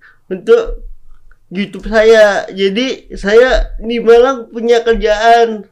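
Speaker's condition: Cerebral palsy; speaking is difficult

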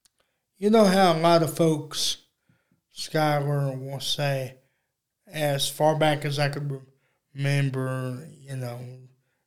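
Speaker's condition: Cerebral palsy; uses electric wheelchair

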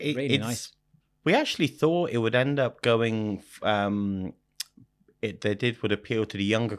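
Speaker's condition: Stutter; about five times worse when speaking German; repeated sounds

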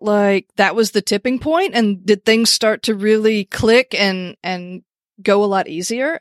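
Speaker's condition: No condition

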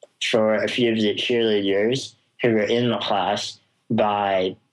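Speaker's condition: Spinal muscular atrophy; jaw and tongue weakness affects talking, may be difficult to understand, described as mumbly

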